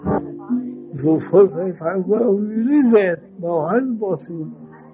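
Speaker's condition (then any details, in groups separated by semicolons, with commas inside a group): Speech loss after head injury; heavy speech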